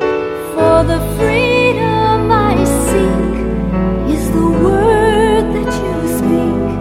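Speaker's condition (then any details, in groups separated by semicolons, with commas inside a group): No condition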